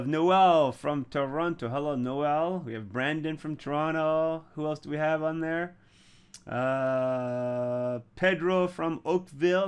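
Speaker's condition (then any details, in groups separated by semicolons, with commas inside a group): No condition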